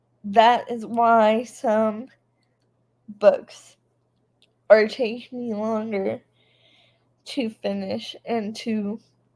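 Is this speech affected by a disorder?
Yes: cerebral palsy.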